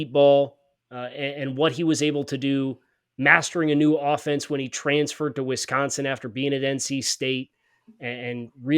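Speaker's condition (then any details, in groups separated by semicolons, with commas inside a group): No condition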